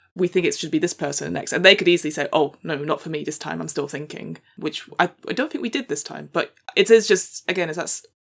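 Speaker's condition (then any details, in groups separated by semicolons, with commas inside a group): No condition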